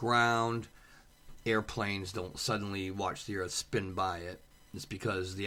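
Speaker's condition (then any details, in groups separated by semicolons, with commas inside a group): No condition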